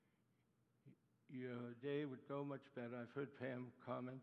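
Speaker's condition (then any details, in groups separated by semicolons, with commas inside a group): Parkinson's disease; neuropathy attacks nerves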